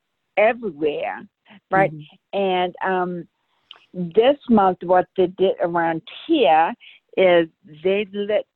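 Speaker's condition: Brain aneurysm rupture; physical therapy

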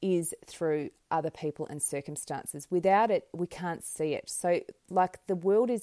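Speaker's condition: No condition

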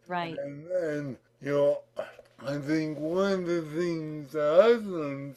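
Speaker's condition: Cerebral palsy; childhood-onset, childhood physiotherapy, occupational and speech therapy, school for physically disabled children, regular school from age 13; distinctive voice, imitated by friend Fred

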